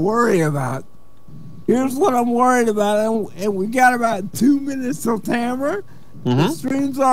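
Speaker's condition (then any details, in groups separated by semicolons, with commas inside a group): Cerebral palsy; wheelchair user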